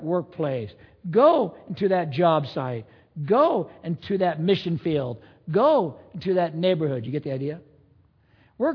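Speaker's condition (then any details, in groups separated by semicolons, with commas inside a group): No condition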